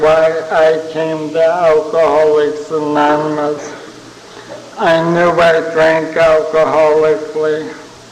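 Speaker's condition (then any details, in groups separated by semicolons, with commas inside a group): ALS (Lou Gehrig's disease); young onset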